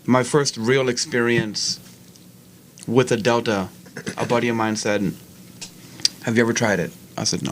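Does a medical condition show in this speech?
No.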